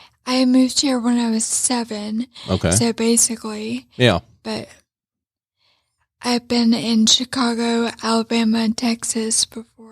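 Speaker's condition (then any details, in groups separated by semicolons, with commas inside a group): Traumatic brain injury; head-on vehicle collision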